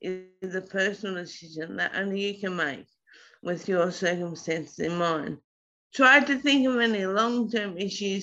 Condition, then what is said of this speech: Stroke. A little bit of slurred speech, not very obvious,